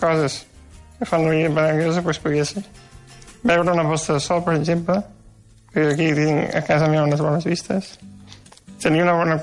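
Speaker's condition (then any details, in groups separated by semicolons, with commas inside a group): Duchenne muscular dystrophy; age 25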